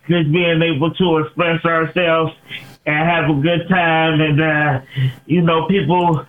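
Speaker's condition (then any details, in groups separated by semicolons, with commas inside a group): Cerebral palsy; performs from wheelchair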